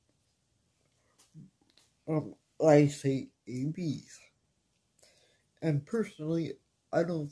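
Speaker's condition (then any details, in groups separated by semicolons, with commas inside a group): Athetoid cerebral palsy; speech, wheelchair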